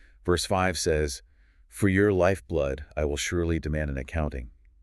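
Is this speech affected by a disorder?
No.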